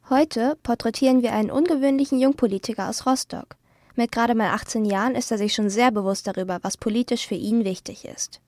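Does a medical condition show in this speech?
No.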